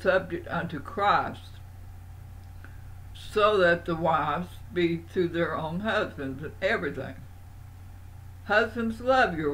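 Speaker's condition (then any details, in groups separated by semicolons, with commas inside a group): Parkinson's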